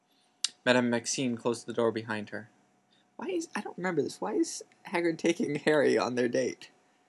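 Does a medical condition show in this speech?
No.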